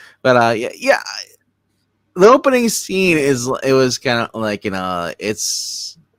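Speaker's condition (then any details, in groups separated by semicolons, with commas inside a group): No condition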